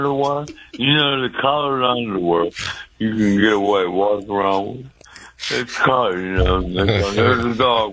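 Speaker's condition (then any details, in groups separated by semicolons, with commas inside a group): Speech impediment; stabbed by girlfriend and hit on head with ashtray years ago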